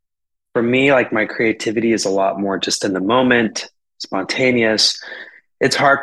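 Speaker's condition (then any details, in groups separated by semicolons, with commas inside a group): No condition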